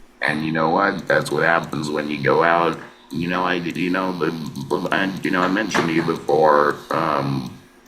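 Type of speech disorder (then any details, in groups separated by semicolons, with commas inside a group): Electrolarynx speech; laryngectomy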